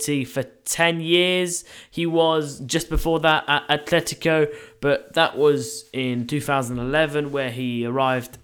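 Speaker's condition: No condition

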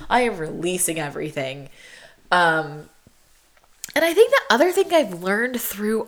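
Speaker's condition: No condition

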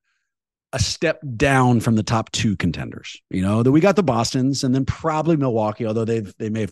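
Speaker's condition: No condition

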